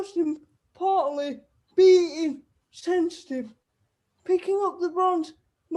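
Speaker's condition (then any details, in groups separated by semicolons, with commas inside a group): Cerebral palsy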